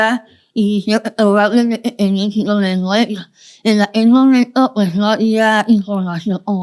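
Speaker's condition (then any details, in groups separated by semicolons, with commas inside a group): Moebius syndrome, congenital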